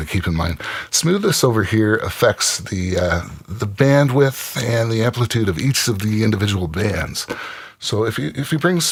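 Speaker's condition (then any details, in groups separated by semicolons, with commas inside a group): No condition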